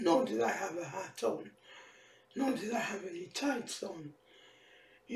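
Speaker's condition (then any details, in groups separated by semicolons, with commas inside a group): Facial palsy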